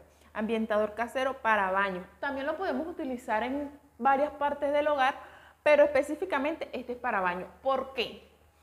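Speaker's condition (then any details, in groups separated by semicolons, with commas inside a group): No condition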